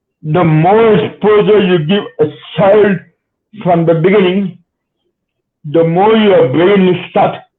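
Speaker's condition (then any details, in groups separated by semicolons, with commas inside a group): Cerebral palsy; spastic type, very tight muscles, from birth, types with one finger; slow speech, formerly very impaired, 10-15 years to master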